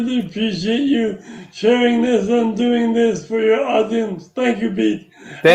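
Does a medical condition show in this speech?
Yes: traumatic brain injury.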